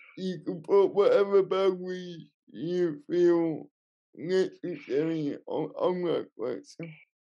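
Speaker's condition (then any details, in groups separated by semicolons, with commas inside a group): Cerebral palsy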